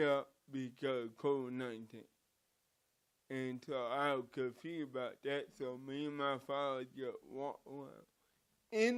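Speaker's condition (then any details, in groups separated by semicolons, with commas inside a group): Cerebral palsy; from birth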